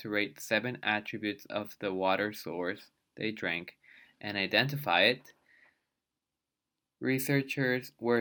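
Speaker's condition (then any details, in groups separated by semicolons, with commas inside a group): No condition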